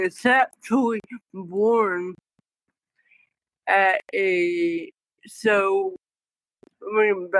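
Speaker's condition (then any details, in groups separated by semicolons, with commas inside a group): Cerebral palsy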